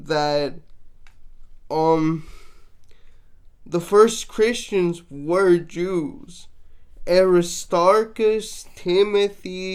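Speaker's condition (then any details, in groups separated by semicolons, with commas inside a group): Cerebral palsy, mixed, mild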